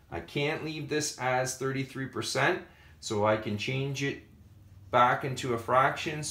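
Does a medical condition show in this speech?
No.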